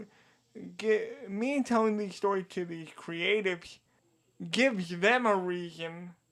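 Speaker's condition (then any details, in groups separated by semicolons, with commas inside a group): Cerebral palsy; diagnosed age two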